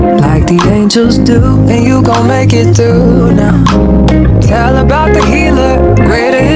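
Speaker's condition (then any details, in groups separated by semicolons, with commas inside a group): No condition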